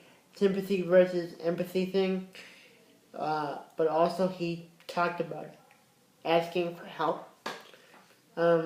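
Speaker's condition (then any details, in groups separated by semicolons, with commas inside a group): Cerebral palsy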